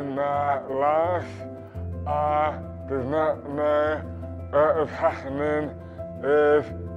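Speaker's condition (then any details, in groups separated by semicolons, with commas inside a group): Dystonia; muscle contractions and spasms; sudden slurred speech, difficulty eating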